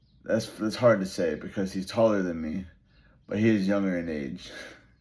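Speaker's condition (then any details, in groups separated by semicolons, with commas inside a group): Brain injury; relearned talking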